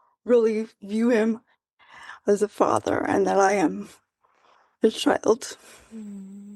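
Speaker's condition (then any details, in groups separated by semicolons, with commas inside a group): Quadriplegic cerebral palsy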